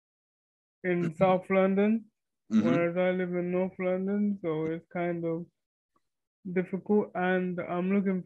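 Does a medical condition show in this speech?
Yes: cerebral palsy (quadriplegia); present from birth, wheelchair user, operation when younger.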